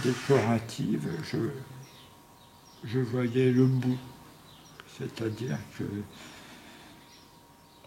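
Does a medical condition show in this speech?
Yes: tongue cancer; tracheostomy after surgery.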